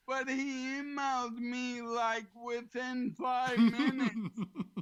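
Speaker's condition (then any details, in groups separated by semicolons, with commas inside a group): ALS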